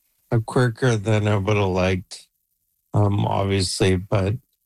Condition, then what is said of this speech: ALS (motor neuron disease). Because as you can tell, my voice is going to, and soon, hopefully not too soon, I'm not going to be able to talk.